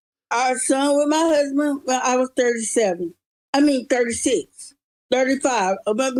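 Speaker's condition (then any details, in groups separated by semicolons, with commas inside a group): Cerebral palsy; present from birth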